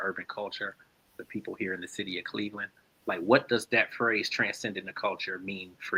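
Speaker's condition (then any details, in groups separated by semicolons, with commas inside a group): No condition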